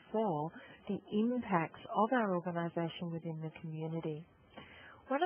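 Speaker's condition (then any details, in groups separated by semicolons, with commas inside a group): No condition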